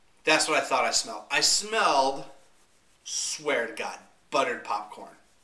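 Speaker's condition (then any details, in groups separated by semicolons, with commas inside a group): No condition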